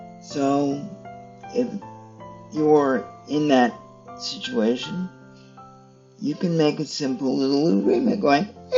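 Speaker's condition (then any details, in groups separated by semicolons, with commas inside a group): Cerebral palsy; stiff muscles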